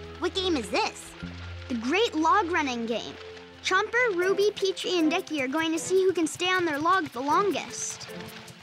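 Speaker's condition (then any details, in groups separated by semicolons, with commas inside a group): No condition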